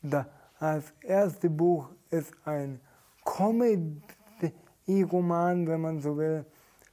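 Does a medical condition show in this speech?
Yes: stuttering; stuttering symptoms, also present during stage performances; here blocks.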